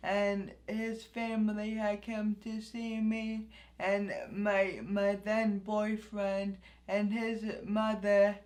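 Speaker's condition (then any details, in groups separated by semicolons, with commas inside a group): Anoxic brain injury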